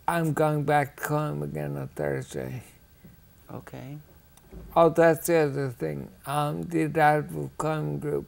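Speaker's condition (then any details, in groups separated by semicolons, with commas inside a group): Ataxia; rare, progressive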